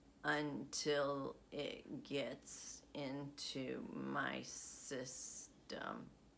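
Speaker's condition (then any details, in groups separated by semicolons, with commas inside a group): Essential tremor; affects arm, head, voice, progressive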